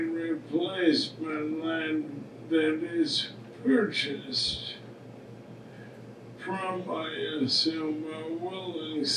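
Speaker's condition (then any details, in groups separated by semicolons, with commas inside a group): ALS; speech difficulty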